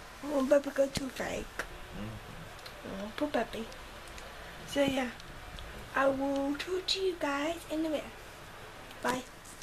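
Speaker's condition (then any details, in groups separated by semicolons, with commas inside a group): Cerebral palsy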